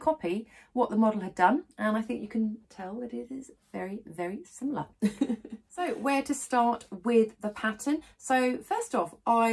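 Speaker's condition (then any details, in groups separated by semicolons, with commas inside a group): No condition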